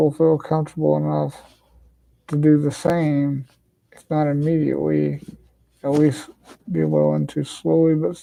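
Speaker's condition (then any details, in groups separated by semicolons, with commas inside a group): Cerebral palsy; has had speech therapy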